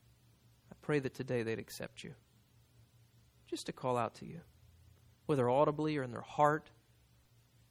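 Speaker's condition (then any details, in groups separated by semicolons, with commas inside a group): No condition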